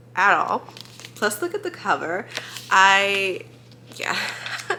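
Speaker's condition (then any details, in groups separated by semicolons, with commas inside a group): No condition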